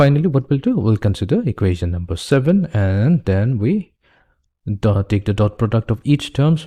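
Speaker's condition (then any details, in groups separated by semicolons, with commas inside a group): No condition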